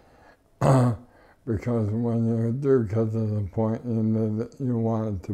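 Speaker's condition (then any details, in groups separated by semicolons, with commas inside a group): ALS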